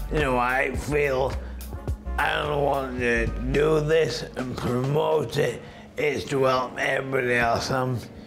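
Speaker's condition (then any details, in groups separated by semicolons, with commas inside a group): Motor neurone disease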